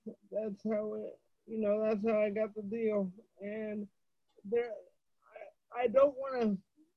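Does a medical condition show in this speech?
Yes: cerebral palsy; wheelchair user; types with one index finger, no voice recognition software such as Dragon; voice erratic, pitch goes high and low, dictation software can't understand.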